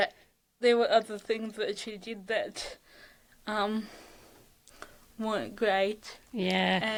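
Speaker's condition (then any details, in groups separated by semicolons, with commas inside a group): Cerebral palsy (athetoid); fatigue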